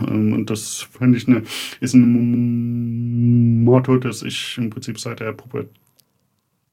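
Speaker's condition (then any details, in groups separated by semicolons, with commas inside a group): Stuttering; alternates between more fluent and less fluent phases; prolonged sounds, blocks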